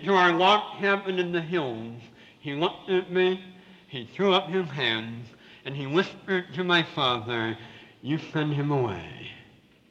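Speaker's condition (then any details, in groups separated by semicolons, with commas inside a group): Severe cleft palate with lisp; still speaks with a lisp, hard to understand, could not speak clearly for first 17 years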